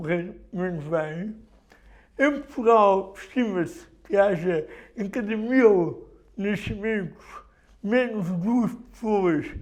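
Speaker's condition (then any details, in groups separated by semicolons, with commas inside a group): Cerebral palsy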